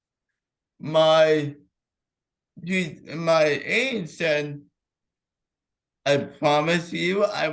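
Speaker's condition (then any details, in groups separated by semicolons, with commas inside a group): Cerebral palsy; clenched fist, unsteady walk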